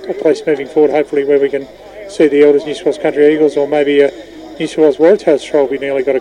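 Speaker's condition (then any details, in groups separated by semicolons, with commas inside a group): No condition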